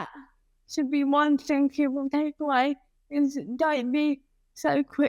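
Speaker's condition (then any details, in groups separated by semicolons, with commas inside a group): Cerebral palsy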